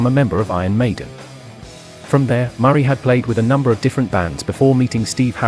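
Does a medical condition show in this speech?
No.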